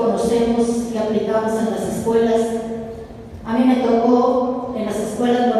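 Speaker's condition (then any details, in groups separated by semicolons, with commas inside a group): No condition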